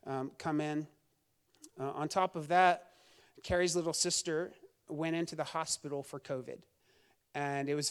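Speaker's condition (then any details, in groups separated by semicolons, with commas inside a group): No condition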